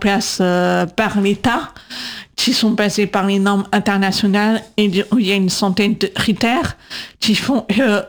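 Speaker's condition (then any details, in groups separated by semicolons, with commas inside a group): Deaf from birth; congenital deafness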